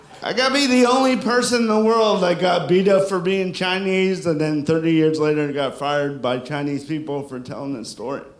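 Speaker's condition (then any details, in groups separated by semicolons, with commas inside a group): Cerebral palsy; from birth; sounds drunk, constant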